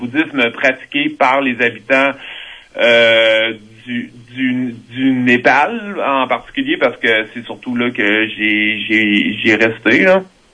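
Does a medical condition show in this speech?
Yes: stuttering; acceptance of stutter an ongoing process; stutter openly disclosed, no longer hidden in media interviews, less stress about it; formerly stressed in media interviews from fear of stuttering; here repeated sounds, repeated words.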